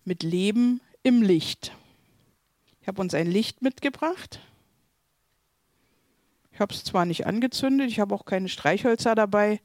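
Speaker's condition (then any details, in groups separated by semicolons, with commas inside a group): No condition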